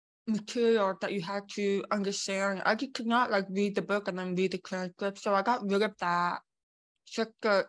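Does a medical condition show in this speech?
Yes: born deaf; congenital deafness.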